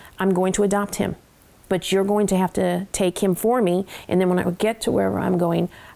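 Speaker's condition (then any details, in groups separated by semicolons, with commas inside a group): No condition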